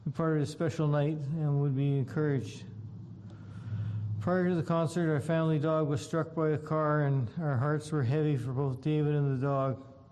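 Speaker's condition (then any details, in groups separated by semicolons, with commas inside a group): Parkinson's disease; memory and balance difficulties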